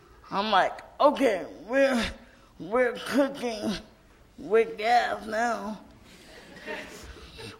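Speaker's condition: Cerebral palsy; wheelchair user

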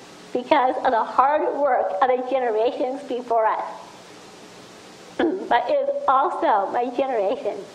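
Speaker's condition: Down syndrome; extra chromosome; speech problems

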